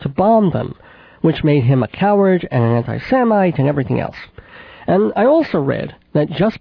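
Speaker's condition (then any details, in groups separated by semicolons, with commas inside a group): Cleft palate with lisp; could not nurse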